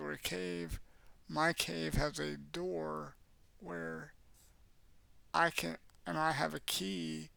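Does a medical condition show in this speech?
Yes: cerebral palsy; has had speech therapy.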